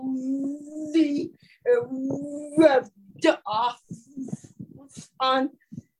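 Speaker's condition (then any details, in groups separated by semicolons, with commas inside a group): Stuttering; prolonged sounds, blocks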